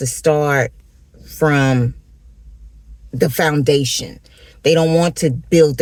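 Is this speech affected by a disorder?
No.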